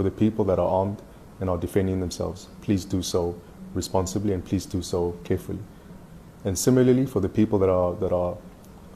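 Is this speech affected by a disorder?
No.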